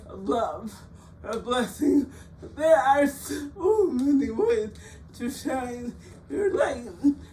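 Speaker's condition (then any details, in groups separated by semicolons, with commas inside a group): Cerebral palsy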